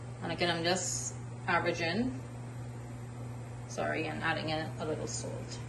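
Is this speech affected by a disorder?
No.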